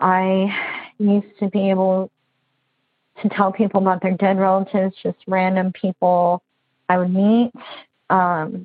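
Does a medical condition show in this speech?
Yes: bilateral cleft lip and palate; congenital, multiple surgeries from 3 days old until age 16.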